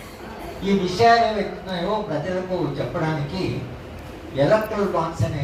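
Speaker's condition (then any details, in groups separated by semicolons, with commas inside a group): No condition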